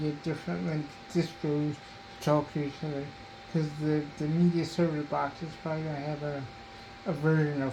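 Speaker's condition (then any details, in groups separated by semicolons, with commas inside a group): Cerebral palsy; diplegia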